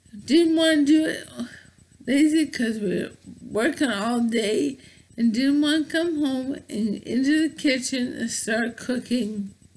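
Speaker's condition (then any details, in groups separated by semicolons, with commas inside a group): Bulbar ALS; bulbar onset, mouth and tongue muscles affected; noticeably affected, some tongue muscles not working, excess saliva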